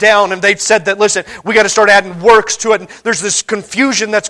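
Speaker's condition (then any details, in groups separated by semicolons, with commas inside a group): No condition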